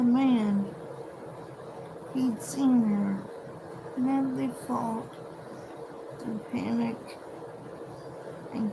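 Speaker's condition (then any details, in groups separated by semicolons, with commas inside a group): Cerebral palsy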